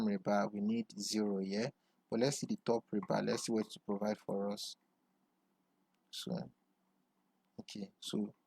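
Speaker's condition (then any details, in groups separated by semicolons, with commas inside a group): No condition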